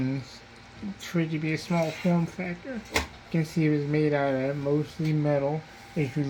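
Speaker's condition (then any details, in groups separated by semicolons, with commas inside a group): Cerebral palsy; diplegia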